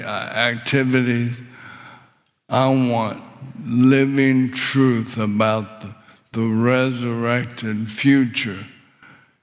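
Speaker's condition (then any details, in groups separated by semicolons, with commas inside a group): ALS; paralysis expected within a year or two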